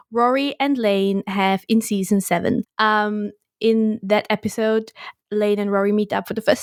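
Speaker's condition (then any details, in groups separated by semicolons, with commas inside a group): No condition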